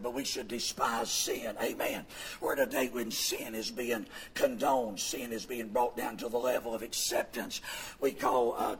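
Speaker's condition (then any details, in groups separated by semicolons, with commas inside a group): Vocal fold paralysis; voice worse than before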